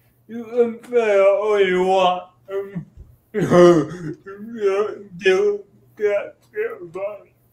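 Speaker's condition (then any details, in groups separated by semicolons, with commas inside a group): Cerebral palsy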